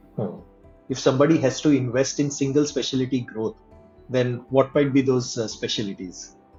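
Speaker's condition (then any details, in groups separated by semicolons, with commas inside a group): No condition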